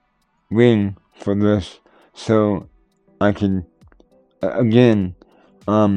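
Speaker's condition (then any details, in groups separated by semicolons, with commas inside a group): Cerebral palsy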